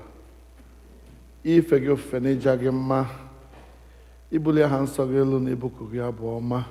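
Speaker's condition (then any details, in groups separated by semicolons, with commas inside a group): No condition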